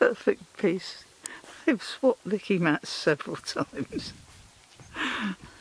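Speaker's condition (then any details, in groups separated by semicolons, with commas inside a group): No condition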